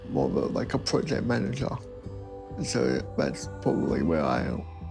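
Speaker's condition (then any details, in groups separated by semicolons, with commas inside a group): Cerebral palsy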